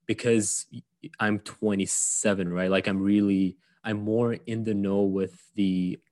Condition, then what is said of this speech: Stuttering. A lot of it is just because around five, I developed a stutter, which I just have a bit now, but I really overcame it